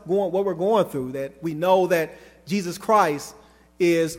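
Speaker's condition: No condition

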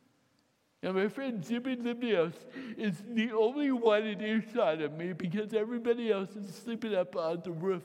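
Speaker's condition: Cerebral palsy, mild; hand tremor

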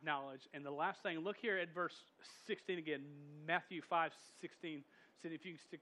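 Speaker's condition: Stuttering; stutter noticed by listeners after speaking in big church, regular youth group unaware of it; prolonged sounds

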